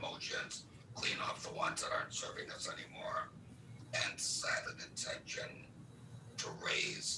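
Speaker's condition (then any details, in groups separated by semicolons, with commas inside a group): Laryngectomy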